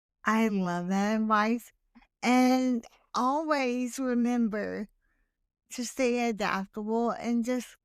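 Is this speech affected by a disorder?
Yes: right hemiplegia cerebral palsy; very mild.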